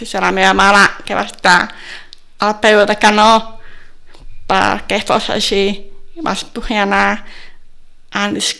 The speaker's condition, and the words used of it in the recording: Deafness. Abans de parlar avui, vull dir-vos que soc sorda i soc conscient que tinc una entonació diferent que vosaltres i potser algú no m'entendrà bé.